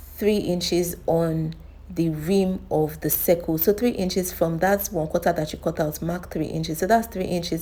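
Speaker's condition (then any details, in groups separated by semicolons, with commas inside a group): No condition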